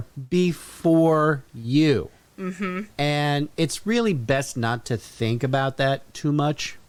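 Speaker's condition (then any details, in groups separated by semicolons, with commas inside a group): No condition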